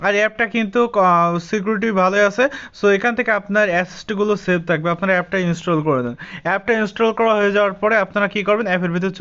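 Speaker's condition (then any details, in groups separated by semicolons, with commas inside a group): No condition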